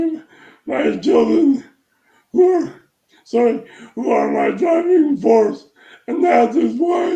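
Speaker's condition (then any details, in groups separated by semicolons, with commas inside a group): Traumatic brain injury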